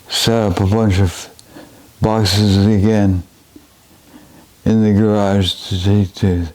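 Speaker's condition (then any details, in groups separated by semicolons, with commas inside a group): Advanced Parkinson's disease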